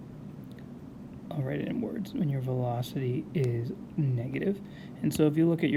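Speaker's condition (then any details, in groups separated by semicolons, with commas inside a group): No condition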